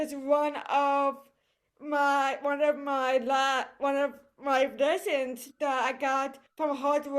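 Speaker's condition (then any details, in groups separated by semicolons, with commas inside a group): Cerebral palsy; voice affected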